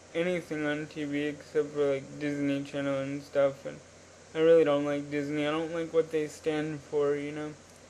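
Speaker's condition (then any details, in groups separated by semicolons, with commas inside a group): Cerebral palsy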